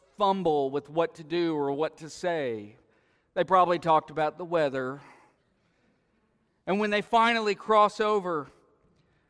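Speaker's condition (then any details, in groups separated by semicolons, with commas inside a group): No condition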